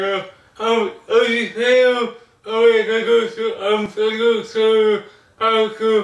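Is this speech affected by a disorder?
Yes: cerebral palsy; speech disability.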